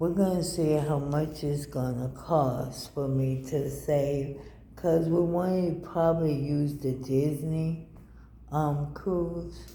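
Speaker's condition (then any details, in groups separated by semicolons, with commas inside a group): ALS; frequent hard-to-suppress yawning while talking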